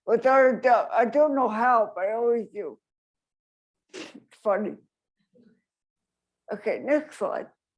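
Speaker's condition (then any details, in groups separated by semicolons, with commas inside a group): Traumatic brain injury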